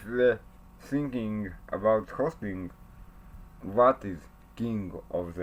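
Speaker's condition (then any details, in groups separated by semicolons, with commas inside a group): Cerebral palsy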